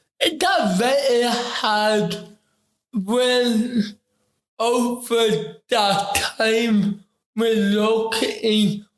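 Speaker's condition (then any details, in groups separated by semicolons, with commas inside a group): Ataxic cerebral palsy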